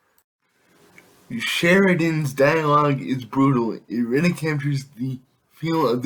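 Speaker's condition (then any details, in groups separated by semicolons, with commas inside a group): Cerebral palsy; able to speak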